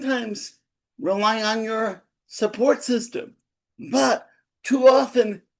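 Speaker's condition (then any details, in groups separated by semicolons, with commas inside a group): Cerebral palsy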